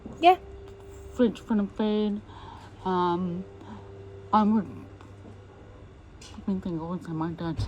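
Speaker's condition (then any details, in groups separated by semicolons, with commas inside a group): MND; voice may be difficult to understand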